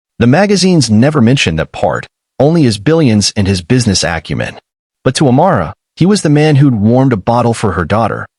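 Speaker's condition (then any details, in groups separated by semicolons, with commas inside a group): No condition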